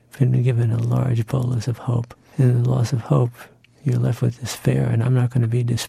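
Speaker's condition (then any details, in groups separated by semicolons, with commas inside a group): Parkinson's disease; possible REM sleep signs about ten years earlier, handwriting became illegible; voice once decent, now fuzzy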